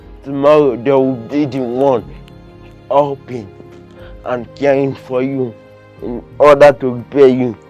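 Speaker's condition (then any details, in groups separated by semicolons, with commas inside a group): Cerebral palsy; limits movement and coordination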